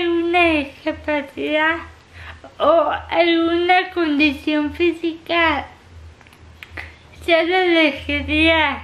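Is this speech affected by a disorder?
Yes: cerebral palsy.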